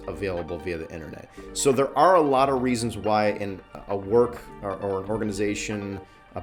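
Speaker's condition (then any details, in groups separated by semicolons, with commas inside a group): No condition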